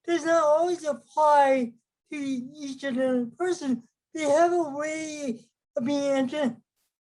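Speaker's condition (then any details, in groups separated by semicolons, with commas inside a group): Cerebral palsy; affects ability to speak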